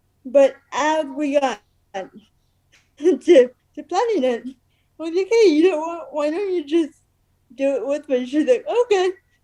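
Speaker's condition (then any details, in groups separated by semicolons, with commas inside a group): Cerebral palsy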